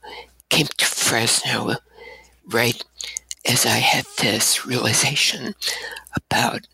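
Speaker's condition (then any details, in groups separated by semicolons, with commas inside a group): Abductor spasmodic dysphonia; voice lost shouting over rock music, diagnosed Fresno State, two damaging surgeries, last 12 years ago; breathy voice, staccato speaking style, shaky tremor when syllables lengthened, voice worse during university years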